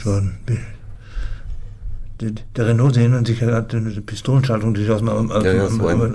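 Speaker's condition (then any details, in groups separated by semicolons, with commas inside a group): Parkinson's disease; fine motor decline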